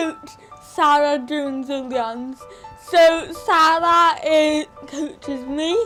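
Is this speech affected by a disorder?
Yes: cerebral palsy.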